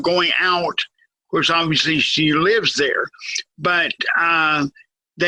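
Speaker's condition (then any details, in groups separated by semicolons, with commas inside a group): Cerebral palsy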